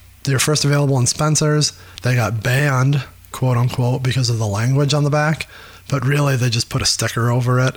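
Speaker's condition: No condition

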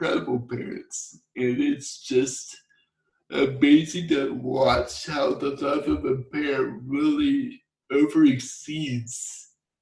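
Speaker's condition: Torsional dystonia; drives and lives independently

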